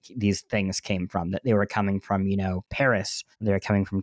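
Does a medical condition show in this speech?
Yes: cleft lip and palate; congenital cleft lip and palate, surgeries most summers of childhood, bandaged, 2-3 months recovery each.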